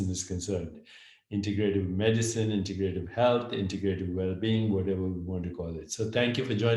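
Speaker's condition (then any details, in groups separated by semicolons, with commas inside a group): No condition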